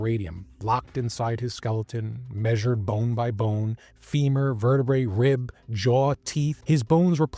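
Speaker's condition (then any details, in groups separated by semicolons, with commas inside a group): No condition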